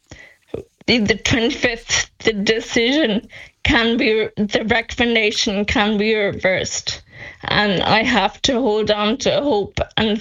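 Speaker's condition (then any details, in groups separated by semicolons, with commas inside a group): Friedreich's ataxia; diagnosed at age 12, progressive neurological condition, Skyclarys not funded by HSE drugs group; 28 years old, about 16 years since diagnosis, monthly neurological decline, mobility affected, eyesight changes, untreated; speech deteriorating, voice banking on software for couple of hours, offered synthetic voices, expects voice loss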